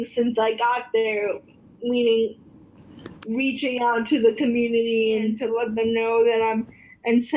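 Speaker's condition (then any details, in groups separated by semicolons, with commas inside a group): Cerebral palsy, spastic quadriplegia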